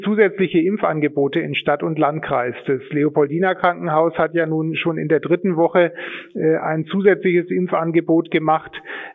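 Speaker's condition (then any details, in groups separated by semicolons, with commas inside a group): No condition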